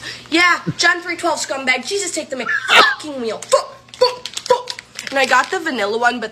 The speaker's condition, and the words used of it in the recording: Tourette syndrome. Oh, we know that, but I've never heard that tick from her.